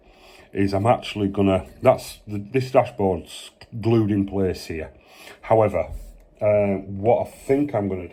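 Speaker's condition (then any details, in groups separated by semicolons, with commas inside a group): No condition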